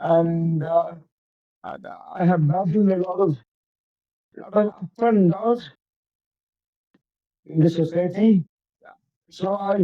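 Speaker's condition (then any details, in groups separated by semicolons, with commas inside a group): Cerebral palsy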